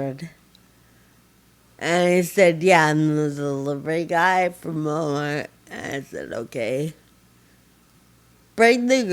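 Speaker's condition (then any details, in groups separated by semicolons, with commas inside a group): Friedreich ataxia, severe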